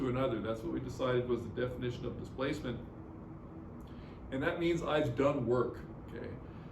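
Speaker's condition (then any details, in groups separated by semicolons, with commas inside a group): No condition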